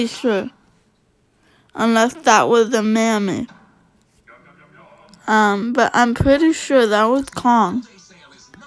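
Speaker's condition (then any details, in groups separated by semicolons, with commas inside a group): Cerebral palsy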